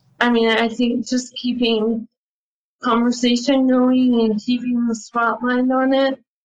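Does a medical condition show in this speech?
Yes: ALS; attends ALS clinic.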